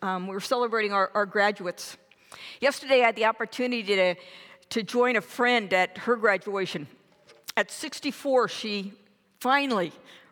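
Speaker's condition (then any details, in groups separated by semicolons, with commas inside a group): No condition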